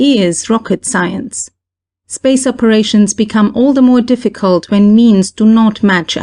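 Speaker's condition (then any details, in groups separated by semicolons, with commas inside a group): No condition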